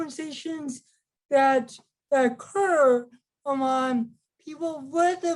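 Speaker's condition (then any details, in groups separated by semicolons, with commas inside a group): Cerebral palsy; from birth, affects movement; wheelchair user; affects ability to speak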